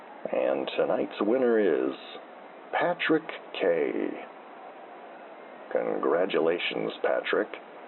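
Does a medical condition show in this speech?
No.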